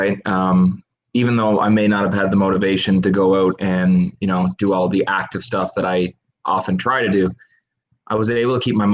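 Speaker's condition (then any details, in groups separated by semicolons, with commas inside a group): No condition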